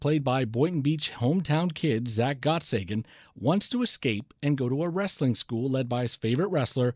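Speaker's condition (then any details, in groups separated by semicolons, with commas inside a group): No condition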